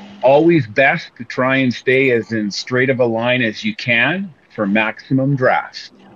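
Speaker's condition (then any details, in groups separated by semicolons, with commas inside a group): No condition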